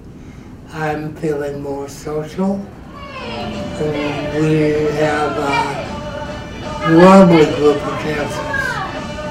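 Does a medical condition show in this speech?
Yes: Parkinson's disease; dopamine loss, two canes for years, Dance with Parkinson's class by Betsy Grave as therapy; body freezes, muscles tight, one cane or none, recent right leg fractures, more limber after class.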